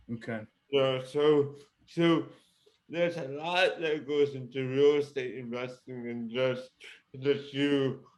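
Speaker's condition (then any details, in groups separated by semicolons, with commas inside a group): Cerebral palsy; present from birth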